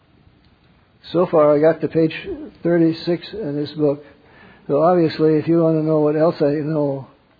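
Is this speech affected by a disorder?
Yes: Parkinson's; wakes up around 3 am, takes cold shower instead of lying awake.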